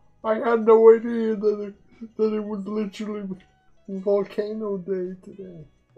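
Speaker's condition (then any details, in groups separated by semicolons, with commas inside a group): Quadriplegic cerebral palsy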